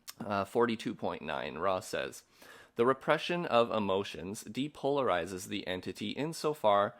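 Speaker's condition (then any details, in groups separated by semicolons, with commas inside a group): No condition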